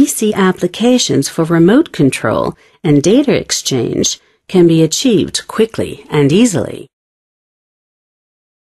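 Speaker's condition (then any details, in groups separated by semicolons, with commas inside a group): No condition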